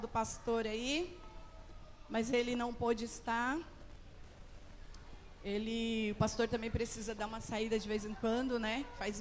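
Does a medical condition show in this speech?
No.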